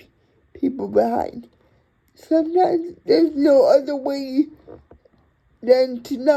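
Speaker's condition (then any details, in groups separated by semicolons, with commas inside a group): Cerebral palsy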